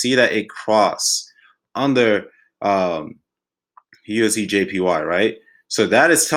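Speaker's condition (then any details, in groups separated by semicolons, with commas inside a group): No condition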